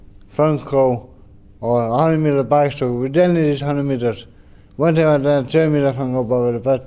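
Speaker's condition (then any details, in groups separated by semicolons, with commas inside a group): Brain injury; spasticity, left hand fixed, deafness; mild speech impediment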